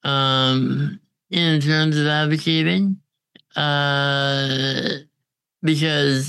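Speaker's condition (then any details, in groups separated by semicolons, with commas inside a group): Congenital muscular dystrophy; chronically physically disabled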